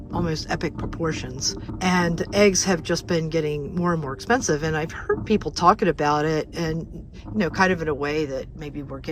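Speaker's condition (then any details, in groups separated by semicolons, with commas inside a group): No condition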